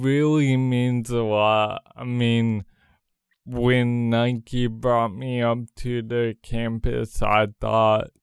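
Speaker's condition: Cerebral palsy; congenital

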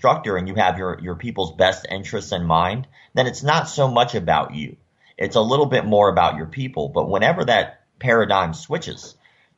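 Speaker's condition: Cleft lip and palate; facial scars from surgeries

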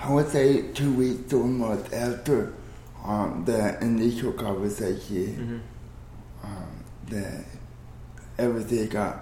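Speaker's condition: Cerebral palsy; cerebral palsy with body spasms and gyrations

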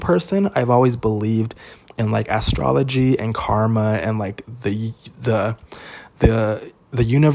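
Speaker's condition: Stutter; present since birth, lifelong; recording at 2:40 AM, stutter not edited out; less when alone or comfortable, worse when anxious, scared, nervous or excited, fear triggers stuttering, avoids talking, very quiet; repeated words, prolonged sounds

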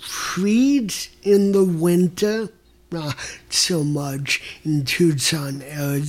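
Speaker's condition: Mild cerebral palsy; mild cerebral palsy from birth, non-progressive

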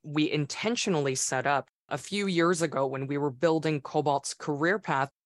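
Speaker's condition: No condition

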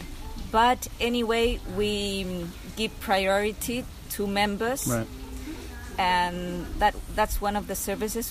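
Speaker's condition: No condition

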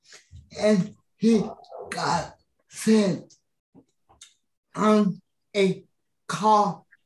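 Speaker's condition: Cerebral palsy; uses X3 all-terrain wheelchair from ExtremeMotus

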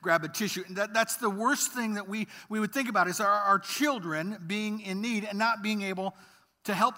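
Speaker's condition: No condition

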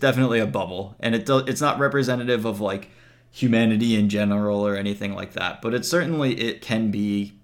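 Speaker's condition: No condition

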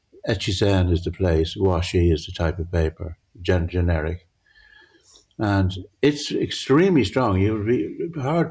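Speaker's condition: Parkinson's; altered visual perception

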